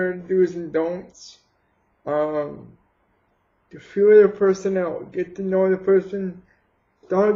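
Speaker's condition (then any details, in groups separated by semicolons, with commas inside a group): Cerebral palsy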